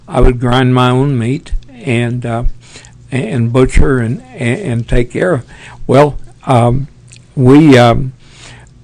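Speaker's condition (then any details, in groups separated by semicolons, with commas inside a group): Parkinson's; tremors as early symptom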